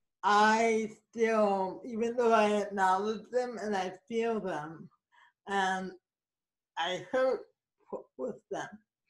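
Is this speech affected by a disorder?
Yes: cerebral palsy; speech can sound drunk.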